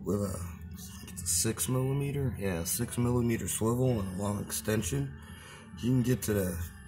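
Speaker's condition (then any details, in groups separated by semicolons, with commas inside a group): No condition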